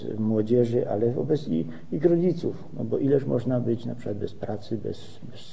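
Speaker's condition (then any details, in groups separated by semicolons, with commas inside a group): No condition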